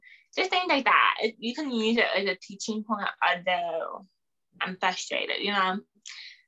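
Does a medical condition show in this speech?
Yes: hearing loss; trouble following speech when others turn away or approach from behind.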